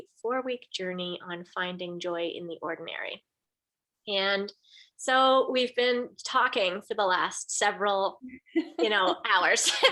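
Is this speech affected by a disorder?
No.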